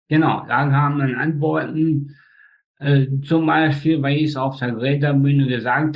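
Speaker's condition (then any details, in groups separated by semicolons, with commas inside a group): Spastic tetraparesis; facial paralysis, speech control difficulties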